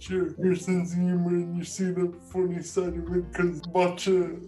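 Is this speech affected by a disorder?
Yes: cerebral palsy; spastic quadriplegic type.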